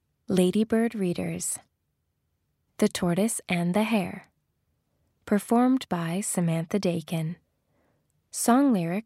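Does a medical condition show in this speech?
No.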